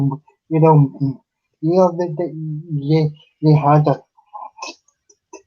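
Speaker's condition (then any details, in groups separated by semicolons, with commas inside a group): Cerebral palsy; unable to walk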